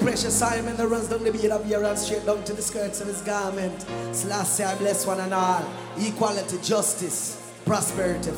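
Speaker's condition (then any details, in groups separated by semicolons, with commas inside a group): No condition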